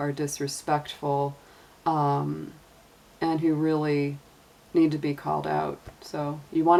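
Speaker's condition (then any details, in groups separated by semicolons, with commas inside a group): No condition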